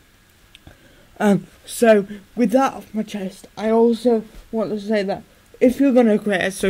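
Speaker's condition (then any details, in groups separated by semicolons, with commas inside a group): Cerebral palsy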